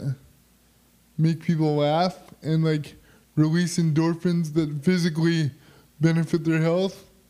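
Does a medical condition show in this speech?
Yes: quad spastic cerebral palsy; spastic quadriplegic cerebral palsy, uses power wheelchair.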